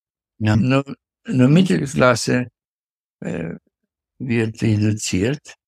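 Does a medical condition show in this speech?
Yes: Parkinson's disease; severe forgetfulness.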